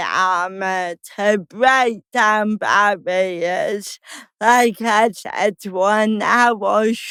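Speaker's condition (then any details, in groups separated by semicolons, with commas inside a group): Cerebral palsy; slow speech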